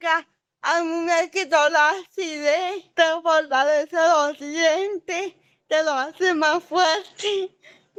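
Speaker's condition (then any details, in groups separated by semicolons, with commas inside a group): Cerebral palsy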